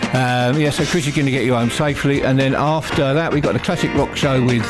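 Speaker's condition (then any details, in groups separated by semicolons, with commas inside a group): No condition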